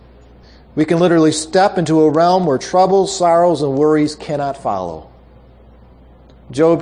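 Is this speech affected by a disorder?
No.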